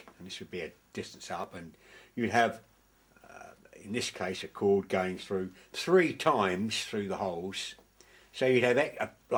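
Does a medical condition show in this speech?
No.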